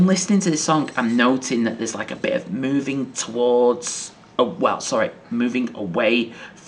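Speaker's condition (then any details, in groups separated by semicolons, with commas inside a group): No condition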